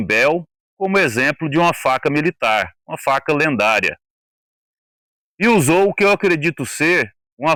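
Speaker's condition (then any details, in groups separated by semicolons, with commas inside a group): No condition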